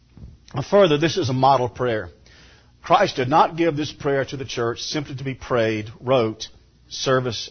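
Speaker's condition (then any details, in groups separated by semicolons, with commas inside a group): No condition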